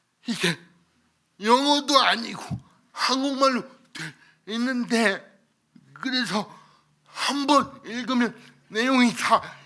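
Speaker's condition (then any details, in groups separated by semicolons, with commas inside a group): Cerebral palsy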